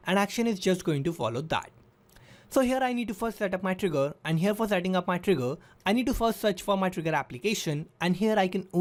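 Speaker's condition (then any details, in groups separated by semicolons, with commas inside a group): No condition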